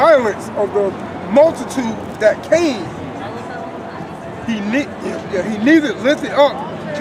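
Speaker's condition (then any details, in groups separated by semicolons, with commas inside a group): No condition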